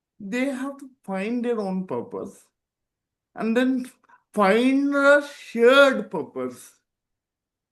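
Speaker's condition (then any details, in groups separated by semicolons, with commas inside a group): Cerebral palsy; present from birth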